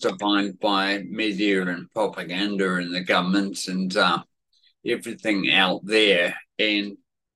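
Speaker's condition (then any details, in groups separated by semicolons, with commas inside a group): Cerebellar atrophy, genetic; significant environmental component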